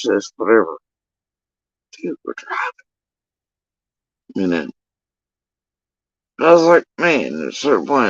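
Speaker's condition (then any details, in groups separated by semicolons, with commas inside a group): Facial paralysis after surgery; tongue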